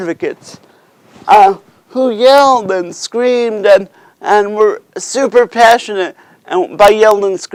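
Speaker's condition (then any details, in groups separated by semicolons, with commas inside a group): Cerebral palsy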